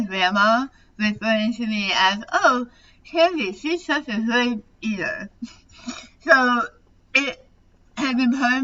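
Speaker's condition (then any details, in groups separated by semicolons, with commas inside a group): Tongue cancer surgery; over half of tongue removed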